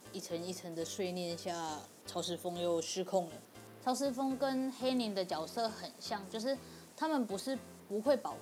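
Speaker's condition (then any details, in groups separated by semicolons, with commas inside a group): No condition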